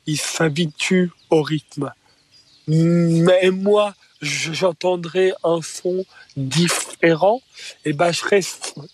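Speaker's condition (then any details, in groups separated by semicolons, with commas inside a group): Stuttering; described as a speech disorder rather than a disability; audible stumbling during stand-up set, voice left unedited in broadcast; stumbles over words while performing, openly acknowledges stumbling on stage; repeated sounds, prolonged sounds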